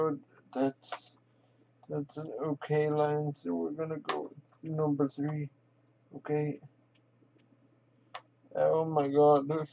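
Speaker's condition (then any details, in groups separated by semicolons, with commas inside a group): Quadriplegic cerebral palsy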